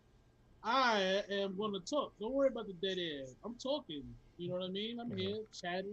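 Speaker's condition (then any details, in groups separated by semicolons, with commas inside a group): No condition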